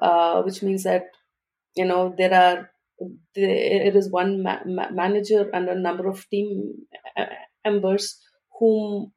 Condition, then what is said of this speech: Stuttering. Languages that are spoken in India, they have really hard syllables, and it isn't really easy for a person with a speech impediment to pull those out and speak fluently.